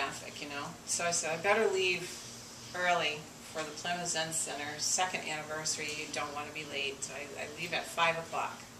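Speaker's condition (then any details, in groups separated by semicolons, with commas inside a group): No condition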